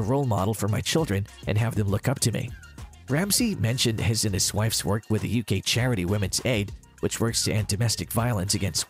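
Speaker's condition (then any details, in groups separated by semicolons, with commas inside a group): No condition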